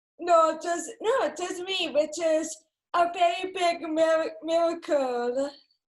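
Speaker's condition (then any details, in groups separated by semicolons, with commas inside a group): Cerebral palsy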